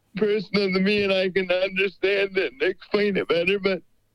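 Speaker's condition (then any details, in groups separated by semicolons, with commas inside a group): Cerebral palsy; limited wheelchair mobility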